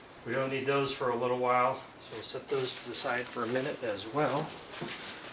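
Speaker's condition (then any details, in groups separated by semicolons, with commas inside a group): No condition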